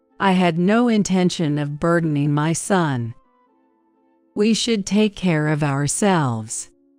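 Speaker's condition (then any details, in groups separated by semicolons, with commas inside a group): No condition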